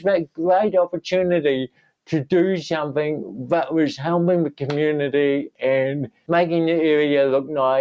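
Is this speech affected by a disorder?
Yes: cerebral palsy.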